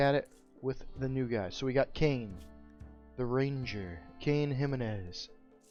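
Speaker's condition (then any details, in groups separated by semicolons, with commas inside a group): No condition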